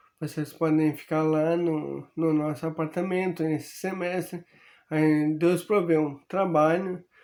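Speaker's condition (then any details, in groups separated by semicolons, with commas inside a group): Amyotrophic lateral sclerosis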